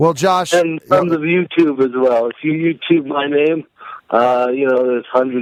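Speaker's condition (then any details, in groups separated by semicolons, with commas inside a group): Cerebral palsy; may sound drunk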